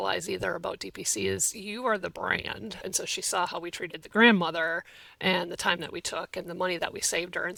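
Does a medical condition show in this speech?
No.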